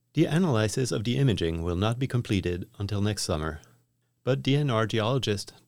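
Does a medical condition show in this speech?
No.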